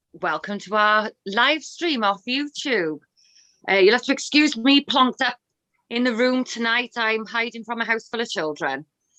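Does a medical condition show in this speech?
No.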